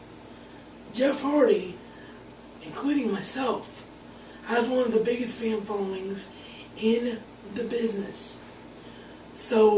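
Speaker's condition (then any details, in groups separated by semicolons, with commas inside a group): Cerebral palsy; wheelchair bound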